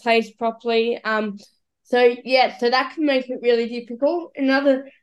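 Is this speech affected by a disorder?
Yes: cerebral palsy; carries spare cochlear implant.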